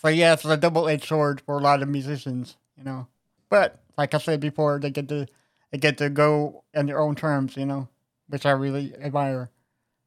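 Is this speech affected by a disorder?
Yes: cerebral palsy; very low baritone voice, found via SingStar phone app.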